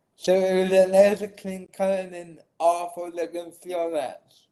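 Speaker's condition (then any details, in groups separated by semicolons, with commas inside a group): Cerebral palsy; diagnosed after cardiac arrest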